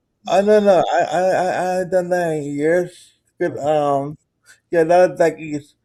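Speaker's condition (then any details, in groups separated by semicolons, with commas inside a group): Cerebral palsy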